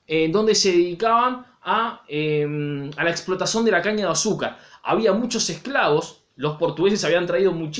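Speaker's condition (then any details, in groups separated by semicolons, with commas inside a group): No condition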